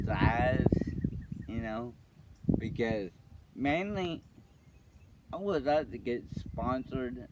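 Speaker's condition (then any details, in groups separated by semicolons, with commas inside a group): Cerebral palsy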